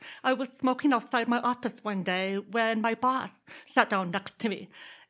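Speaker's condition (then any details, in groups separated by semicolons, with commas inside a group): Deafness; born in Texas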